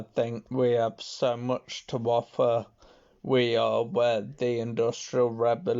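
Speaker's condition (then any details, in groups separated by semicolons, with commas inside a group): Multiple sclerosis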